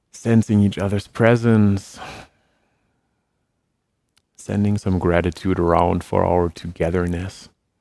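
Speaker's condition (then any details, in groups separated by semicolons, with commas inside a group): No condition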